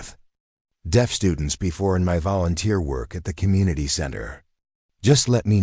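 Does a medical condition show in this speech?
No.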